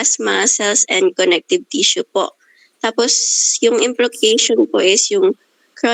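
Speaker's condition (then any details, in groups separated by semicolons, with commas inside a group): No condition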